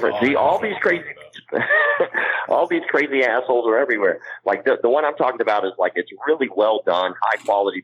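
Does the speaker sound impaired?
Yes: cleft palate; congenital cleft palate.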